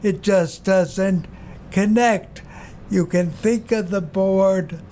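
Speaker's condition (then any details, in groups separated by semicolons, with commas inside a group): Aphasia after stroke; stroke destroyed quarter of brain, right side, left side partially paralyzed, left arm unusable, lost proprioception; 7 years post stroke, 5 years with Triangle Aphasia Project, talks on any subject; initially no words, no reading, no swallowing, stomach tube, early speech therapy, relearned reading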